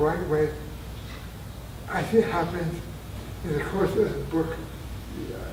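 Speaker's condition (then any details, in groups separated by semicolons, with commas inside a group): Traumatic brain injury; near-fatal injury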